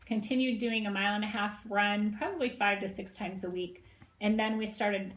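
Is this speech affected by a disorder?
No.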